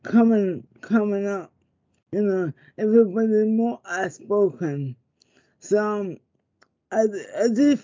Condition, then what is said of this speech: ALS (motor neuron disease). And only that my speech sounds different, you know.